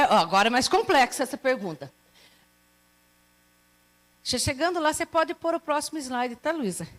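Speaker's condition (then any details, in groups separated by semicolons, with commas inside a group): No condition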